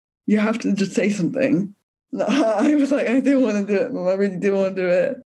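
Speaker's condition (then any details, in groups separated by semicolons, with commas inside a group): Cerebral palsy; cerebral palsy from birth, lack of oxygen during birth, tight tense muscles, affects arm and leg movement, physiotherapy in childhood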